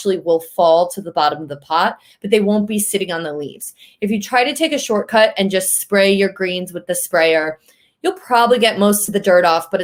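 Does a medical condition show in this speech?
No.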